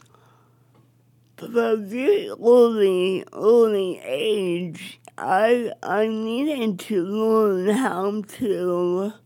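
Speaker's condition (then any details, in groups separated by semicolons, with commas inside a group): Cerebral palsy; affects speech, wheelchair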